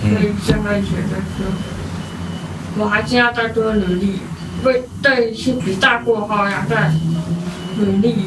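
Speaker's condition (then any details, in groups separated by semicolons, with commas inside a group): Hearing impairment; pink hearing aids, hearing impaired from childhood, first diagnosed sensory integration disorder, cannot hear shuttle without aids; formerly reluctant to speak, mother pushed speaking, now converses with hearing people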